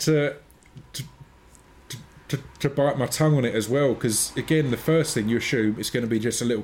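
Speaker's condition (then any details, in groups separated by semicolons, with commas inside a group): Stutter; stutter since childhood, present at school, syllable tapping on leg taught by bassist with stutter; constantly reins in and controls stutter while talking, makes adaptions, stutter comes and goes; stutters on certain names like Dylan Moran, absent in songs, creeps in without beat, Alexa misunderstands; repeated words, prolonged sounds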